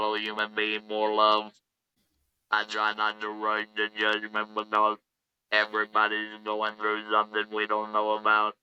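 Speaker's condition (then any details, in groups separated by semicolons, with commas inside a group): Laryngectomy; larynx removed for smoking-related laryngeal cancer, electrolarynx speech; diagnosed about a year ago, no current cancer signs; no normal speech, robotic sound, hard to understand at first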